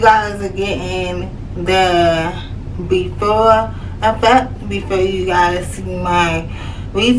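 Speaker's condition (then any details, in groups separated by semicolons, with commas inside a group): Cerebral palsy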